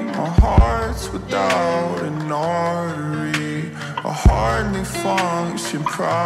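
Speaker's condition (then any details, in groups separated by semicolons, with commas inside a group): No condition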